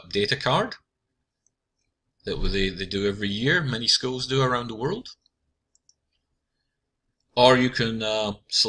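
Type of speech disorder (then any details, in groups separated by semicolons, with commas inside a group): None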